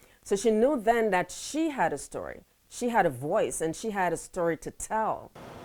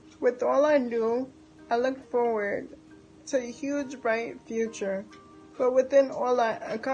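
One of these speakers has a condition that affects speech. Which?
The second: cerebral palsy; cerebral palsy, uses wheelchair; diagnosed at 9 months.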